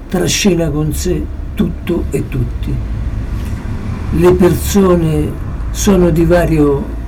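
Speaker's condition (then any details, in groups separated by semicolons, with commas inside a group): Parkinson's disease; approaching final stage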